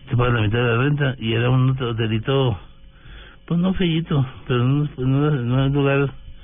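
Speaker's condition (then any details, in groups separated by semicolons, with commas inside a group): Parkinson's disease; neurologist care, walking, running and tennis exercise, felt stronger after two weeks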